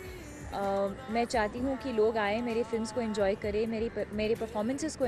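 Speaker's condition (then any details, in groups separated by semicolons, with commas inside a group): No condition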